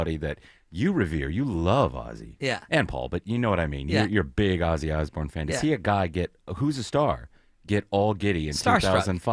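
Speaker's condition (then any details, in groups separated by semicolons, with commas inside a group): No condition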